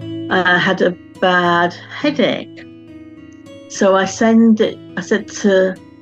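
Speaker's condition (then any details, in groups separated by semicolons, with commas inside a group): Aphasia after stroke; stroke with blood clot removed at LGI, coma for a day, right side weakness, wheelchair, stairlift; 7.5 years post stroke, speech therapy with Catherine, React computer therapy, reads a little, aphasia card; difficulty speaking and following conversations, reading and writing slow, early only single words, significant recovery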